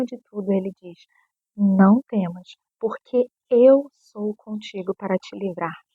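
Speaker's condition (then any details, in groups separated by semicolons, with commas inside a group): No condition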